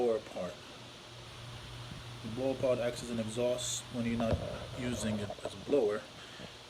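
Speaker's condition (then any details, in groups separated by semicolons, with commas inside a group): No condition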